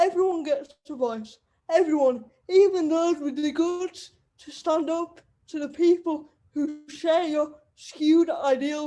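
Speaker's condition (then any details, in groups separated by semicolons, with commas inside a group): Cerebral palsy; wheelchair user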